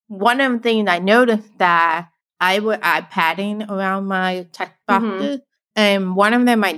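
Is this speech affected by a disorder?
Yes: deafblind, born deaf; narrowed visual field; can speak, signing easier than speaking English in videos.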